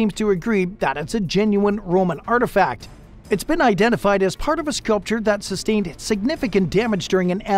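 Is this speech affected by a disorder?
No.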